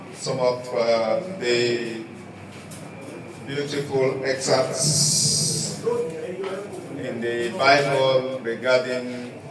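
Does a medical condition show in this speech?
No.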